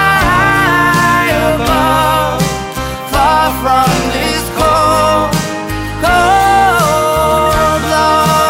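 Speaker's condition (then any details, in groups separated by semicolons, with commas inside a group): No condition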